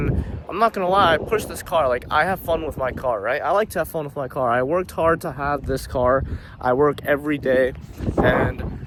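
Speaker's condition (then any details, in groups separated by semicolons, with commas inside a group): No condition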